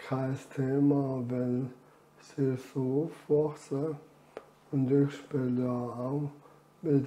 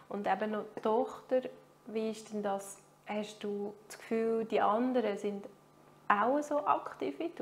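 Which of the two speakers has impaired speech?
The first: amyotrophic lateral sclerosis; about nine years since diagnosis.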